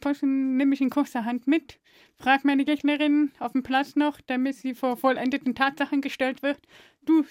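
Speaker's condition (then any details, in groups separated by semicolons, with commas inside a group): Deafness; deaf since birth, diagnosed by brainstem audiometry, suspected oxygen lack from cord around neck at birth; speaks very clearly, spoken language learned via early intervention, mother, Aachen deaf kindergarten, balloons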